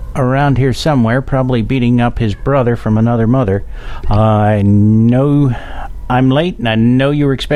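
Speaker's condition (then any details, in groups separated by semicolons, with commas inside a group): No condition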